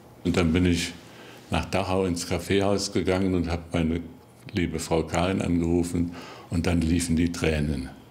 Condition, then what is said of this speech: Parkinson's disease. Namenszugriff-Schwierigkeiten. Das auch hatte ich nie in meinem Leben.